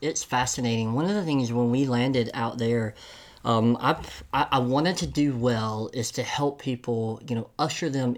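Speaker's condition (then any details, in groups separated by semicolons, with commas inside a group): Cleft lip and palate; congenital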